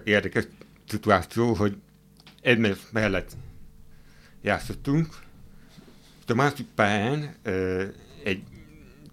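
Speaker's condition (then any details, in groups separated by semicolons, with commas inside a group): Hard of hearing; hearing aid use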